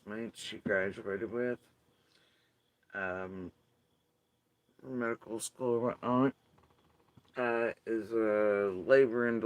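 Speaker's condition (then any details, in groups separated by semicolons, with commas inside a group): Facial paralysis after surgery; tongue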